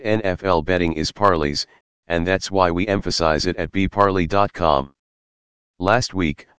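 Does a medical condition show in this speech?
No.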